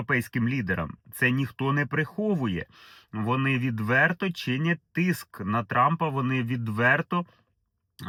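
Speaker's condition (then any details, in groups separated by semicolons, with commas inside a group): No condition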